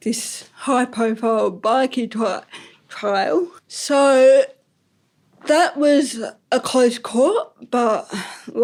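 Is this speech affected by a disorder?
Yes: ataxic cerebral palsy.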